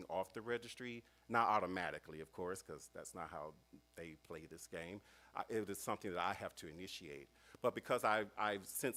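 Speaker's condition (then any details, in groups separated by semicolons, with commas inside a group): No condition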